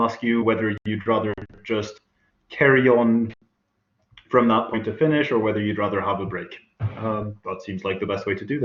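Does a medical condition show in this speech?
No.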